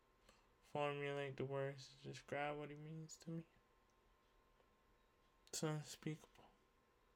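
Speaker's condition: Cerebral palsy; uses wheelchair

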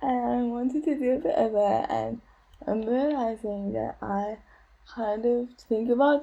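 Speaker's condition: Cerebral palsy; diagnosed at 11 months, full-time motorized wheelchair user, never able to walk independently; voice may go down sometimes, slower to take breaths, limited lung capacity, energy and effort

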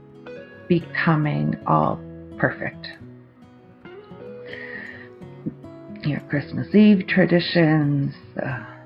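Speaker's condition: Aphasia after stroke; in recovery

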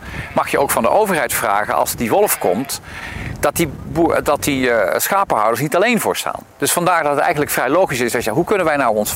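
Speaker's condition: No condition

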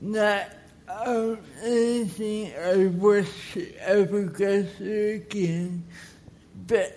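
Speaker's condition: Cerebral palsy; cerebral palsy from lack of oxygen to brain at birth, forceps delivery, no breathing for 25 minutes

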